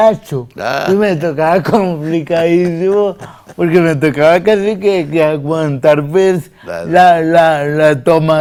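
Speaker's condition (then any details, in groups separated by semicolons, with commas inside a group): Cerebral palsy; difficulty speaking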